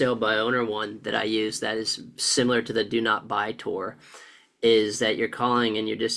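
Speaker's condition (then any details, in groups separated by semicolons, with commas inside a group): No condition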